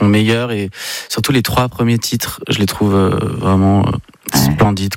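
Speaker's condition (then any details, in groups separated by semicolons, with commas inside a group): No condition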